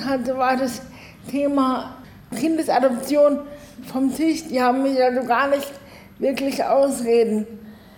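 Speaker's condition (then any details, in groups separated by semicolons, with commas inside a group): Cerebral palsy, spastic, arms and legs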